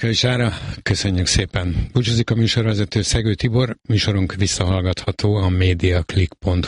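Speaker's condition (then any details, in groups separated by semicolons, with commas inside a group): No condition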